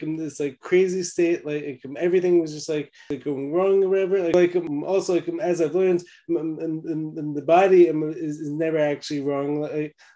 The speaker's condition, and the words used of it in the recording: Stuttering. So then, I also like started getting this like stammer and stutter in my speech